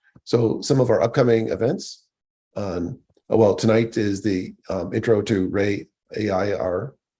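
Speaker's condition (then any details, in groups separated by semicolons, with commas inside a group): No condition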